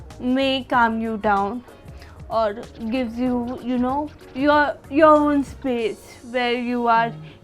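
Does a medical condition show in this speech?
Yes: cerebral palsy.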